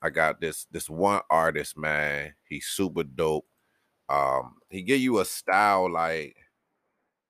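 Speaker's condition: No condition

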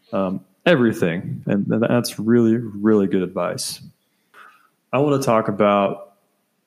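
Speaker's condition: No condition

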